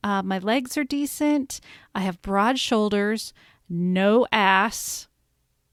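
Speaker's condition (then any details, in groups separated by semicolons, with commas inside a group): No condition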